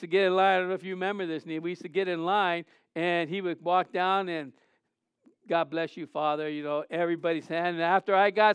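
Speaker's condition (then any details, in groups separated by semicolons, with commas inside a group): No condition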